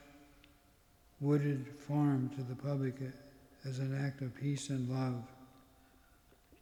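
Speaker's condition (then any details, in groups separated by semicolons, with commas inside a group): Parkinson's; tremor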